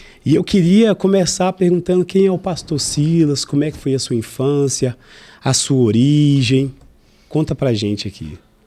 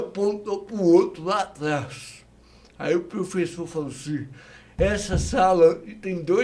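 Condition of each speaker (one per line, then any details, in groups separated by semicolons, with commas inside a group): No condition
Cerebral palsy; caused at birth, about 20 minutes without breathing; 17 years physiotherapy, speech and psychomotor therapy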